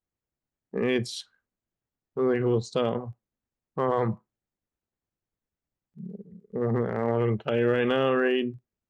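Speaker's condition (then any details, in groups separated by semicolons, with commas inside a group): Friedreich's ataxia; wheelchair dependent since age 18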